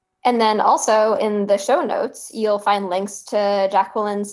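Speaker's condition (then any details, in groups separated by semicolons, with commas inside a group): No condition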